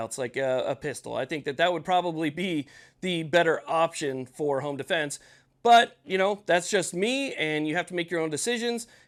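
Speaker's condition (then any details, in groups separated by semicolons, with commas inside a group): No condition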